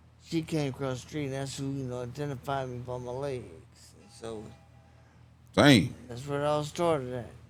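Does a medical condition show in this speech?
Yes: traumatic brain injury.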